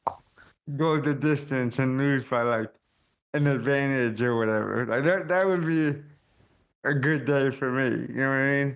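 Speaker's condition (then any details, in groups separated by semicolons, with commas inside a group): Cerebral palsy; caused by stroke at birth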